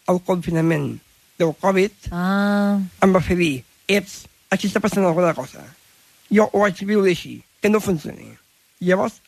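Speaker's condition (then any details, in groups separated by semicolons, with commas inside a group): Down syndrome; dislikes being corrected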